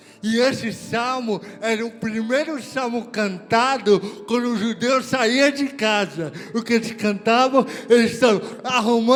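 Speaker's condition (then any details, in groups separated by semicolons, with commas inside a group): Cerebral palsy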